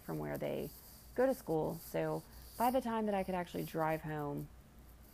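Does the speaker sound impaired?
No.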